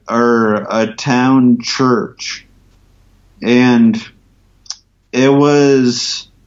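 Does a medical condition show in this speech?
Yes: ataxia from traumatic brain injury; emergency brain surgery, coma, breathing tube two weeks, tracheotomy avoided, memory spared.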